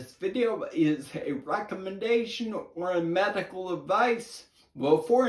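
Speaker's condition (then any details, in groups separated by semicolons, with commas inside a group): Brain injury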